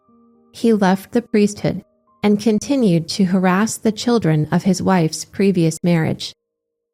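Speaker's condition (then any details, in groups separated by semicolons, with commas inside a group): No condition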